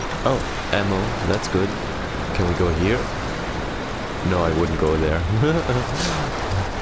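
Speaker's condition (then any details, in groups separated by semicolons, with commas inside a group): No condition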